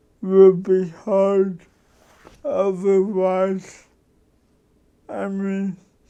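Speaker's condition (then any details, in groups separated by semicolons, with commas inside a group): Cerebral palsy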